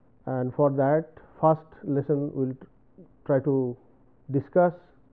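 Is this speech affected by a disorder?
No.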